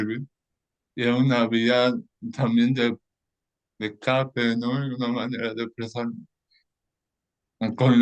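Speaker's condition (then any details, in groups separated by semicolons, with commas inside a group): Cerebral palsy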